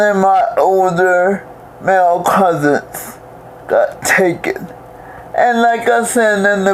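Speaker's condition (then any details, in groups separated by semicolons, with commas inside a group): Cerebral palsy; most of life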